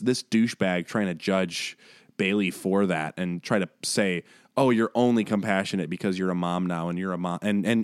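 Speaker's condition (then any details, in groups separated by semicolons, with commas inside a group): No condition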